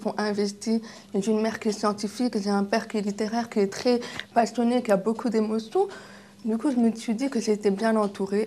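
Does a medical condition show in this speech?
Yes: deafness, acquired deafness, kidney-disease related; kidney disease from age 1.5 damaged ears, progressive loss, hearing aids, left ear deaf at 20; cochlear implant as cochlear nerve died, hears interviewer, lip reading in groups.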